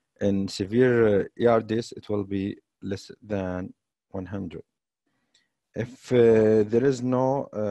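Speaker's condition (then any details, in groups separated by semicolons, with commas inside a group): No condition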